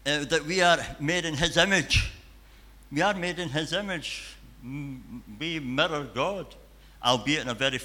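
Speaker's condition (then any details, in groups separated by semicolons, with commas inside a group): Cleft palate and cleft lip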